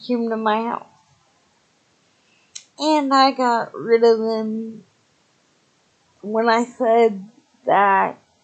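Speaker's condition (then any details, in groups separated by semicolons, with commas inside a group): Cerebral palsy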